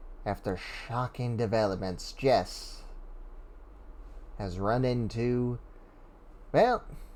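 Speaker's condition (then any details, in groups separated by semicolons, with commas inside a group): No condition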